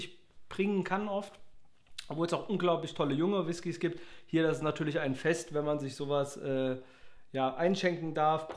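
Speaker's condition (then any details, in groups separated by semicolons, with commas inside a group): No condition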